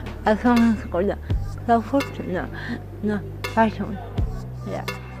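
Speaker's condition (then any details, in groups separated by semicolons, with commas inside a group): Cerebral palsy; diagnosed around six months old; about 26 years since diagnosis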